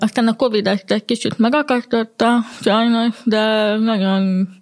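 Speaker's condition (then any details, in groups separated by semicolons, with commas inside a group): Hearing impairment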